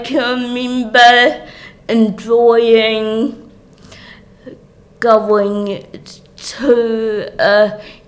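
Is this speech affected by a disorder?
Yes: cerebral palsy; born with cerebral palsy, damage to brain area controlling muscle and movement, childhood physiotherapy and speech therapy, stopped at intermediate; uses wheelchair, difficulty with coordination; speech obviously affected.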